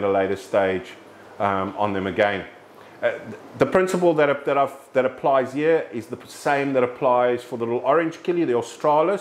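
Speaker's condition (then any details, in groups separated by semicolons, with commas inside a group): No condition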